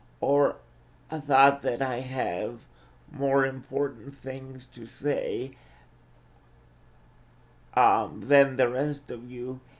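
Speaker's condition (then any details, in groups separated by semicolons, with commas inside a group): Cerebral palsy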